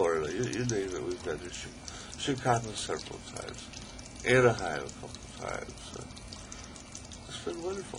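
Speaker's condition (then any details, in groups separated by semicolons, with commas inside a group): ALS; still able to talk, articulate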